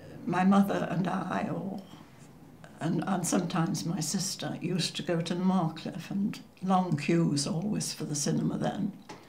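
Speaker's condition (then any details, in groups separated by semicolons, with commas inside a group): No condition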